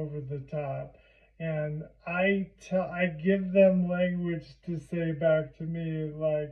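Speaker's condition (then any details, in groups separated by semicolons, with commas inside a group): Primary lateral sclerosis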